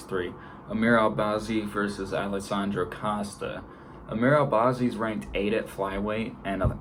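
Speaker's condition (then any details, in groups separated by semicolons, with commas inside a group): No condition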